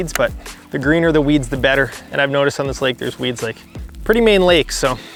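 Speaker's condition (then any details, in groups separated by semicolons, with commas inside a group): No condition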